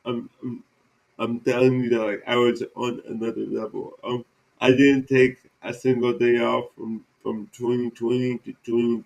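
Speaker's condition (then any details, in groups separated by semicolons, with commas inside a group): Cerebral palsy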